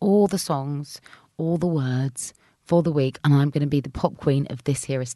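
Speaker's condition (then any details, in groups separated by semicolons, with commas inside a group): No condition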